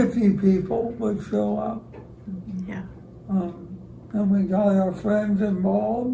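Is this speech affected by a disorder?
Yes: ALS; about 25 years since diagnosis.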